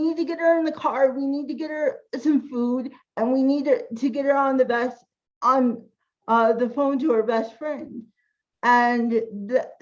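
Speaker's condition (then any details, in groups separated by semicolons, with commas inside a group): Cerebral palsy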